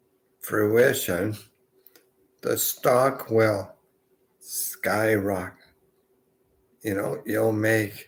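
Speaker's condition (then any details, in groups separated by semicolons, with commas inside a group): Multiple sclerosis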